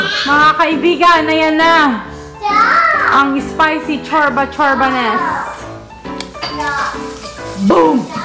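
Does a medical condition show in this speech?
No.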